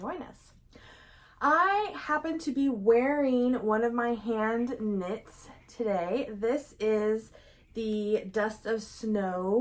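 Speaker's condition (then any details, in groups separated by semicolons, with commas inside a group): No condition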